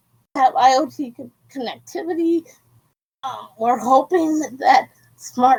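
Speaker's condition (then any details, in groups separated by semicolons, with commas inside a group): Cerebral palsy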